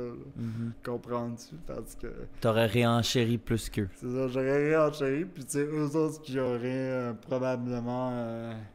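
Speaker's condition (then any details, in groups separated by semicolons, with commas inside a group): Cerebral palsy; wheelchair use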